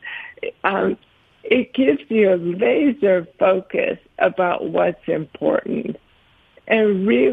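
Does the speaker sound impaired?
Yes: ALS; ALS diagnosed at 47, early sign running into walls, no use of hands, arms, legs; about 7 years since diagnosis, slow progressor, cannot move, types with eyes on computer; tongue affected, speaks more slowly than before, worried about voice, held up over 15 minutes.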